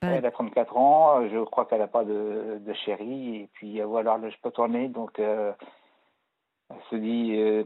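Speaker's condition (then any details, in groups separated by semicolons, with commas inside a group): Parkinson's disease; arm and leg tremors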